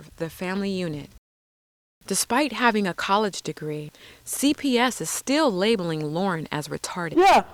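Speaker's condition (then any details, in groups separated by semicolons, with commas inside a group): No condition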